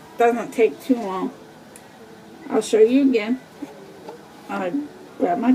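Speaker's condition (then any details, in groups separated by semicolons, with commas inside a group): Cerebral palsy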